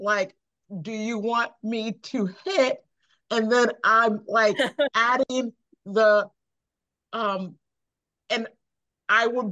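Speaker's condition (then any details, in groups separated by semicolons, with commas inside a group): Aphasia after stroke; over a year since stroke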